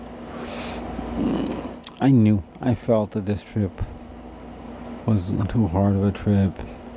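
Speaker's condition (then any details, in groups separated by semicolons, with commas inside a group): Cerebral palsy; difficulty eating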